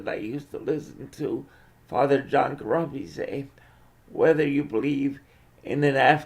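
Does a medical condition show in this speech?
Yes: cerebral palsy.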